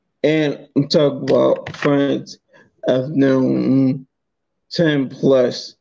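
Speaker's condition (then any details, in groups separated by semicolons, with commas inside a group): Multiple sclerosis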